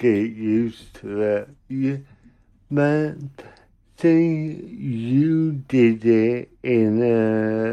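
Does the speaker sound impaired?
Yes: cerebral palsy; speech sometimes mistaken for drunkenness by strangers, host notes speaking pace.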